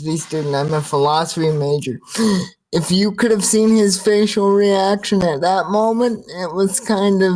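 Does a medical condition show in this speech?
Yes: cerebral palsy, spastic quadriplegia, severe.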